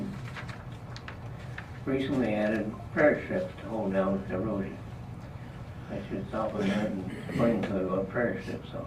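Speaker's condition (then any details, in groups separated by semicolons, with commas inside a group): Parkinson's disease; trouble talking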